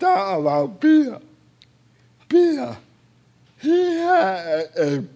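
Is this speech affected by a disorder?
Yes: cerebral palsy; involuntary hand movements.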